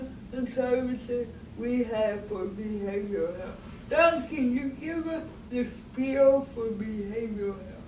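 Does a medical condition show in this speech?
Yes: cerebral palsy; speech impairment.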